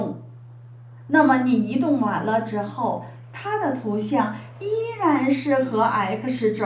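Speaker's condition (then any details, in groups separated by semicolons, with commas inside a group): No condition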